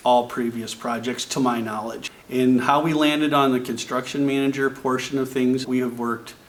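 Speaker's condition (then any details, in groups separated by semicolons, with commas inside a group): No condition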